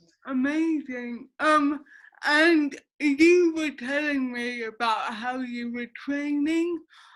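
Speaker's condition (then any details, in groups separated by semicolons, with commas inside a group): Cerebral palsy; affects speech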